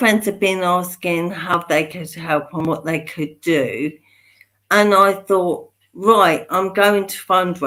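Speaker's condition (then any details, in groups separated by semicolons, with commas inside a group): Motor neurone disease; bulbar onset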